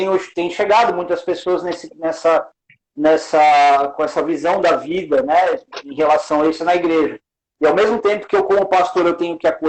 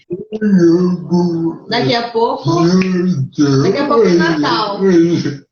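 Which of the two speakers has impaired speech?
The second: cerebral palsy; wheelchair user, little right foot movement.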